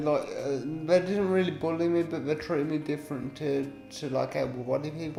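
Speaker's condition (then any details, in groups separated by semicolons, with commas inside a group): Quadriplegic cerebral palsy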